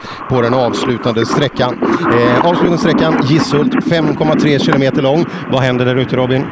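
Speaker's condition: No condition

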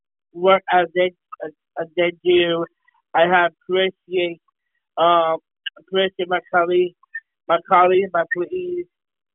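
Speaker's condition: Down syndrome; congenital down syndrome, recent covid pneumonia needing oxygen, cardiac arrest and critical care

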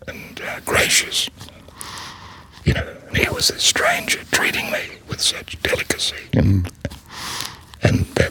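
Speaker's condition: Laryngectomy, voice prosthesis

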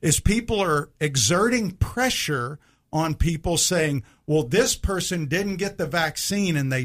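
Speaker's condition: No condition

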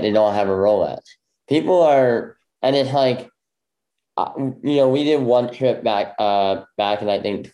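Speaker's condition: Bilateral cleft lip; congenital bilateral

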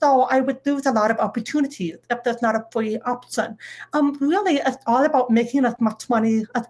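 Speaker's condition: Deafness; medical diagnosis

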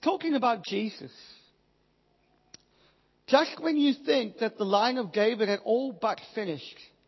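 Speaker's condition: Cleft palate, Pierre Robin syndrome; still struggles quite severely

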